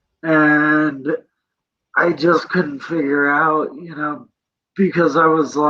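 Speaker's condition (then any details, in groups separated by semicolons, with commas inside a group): Cerebral palsy; present from birth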